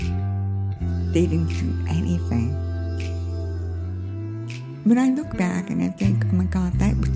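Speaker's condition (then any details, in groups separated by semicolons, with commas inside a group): Deafness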